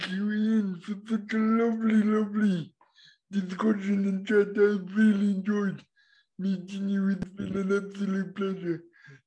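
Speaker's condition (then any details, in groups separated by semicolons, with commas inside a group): Cerebral palsy; uses wheelchair for getting around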